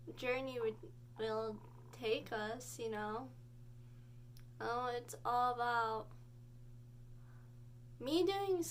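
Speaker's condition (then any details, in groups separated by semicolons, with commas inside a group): Cerebral palsy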